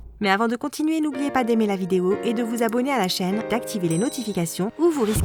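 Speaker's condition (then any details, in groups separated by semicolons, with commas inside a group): No condition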